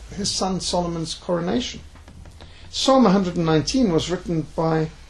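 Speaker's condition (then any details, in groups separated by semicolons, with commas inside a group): No condition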